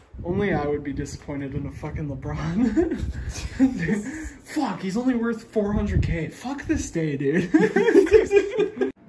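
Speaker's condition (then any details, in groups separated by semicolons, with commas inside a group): No condition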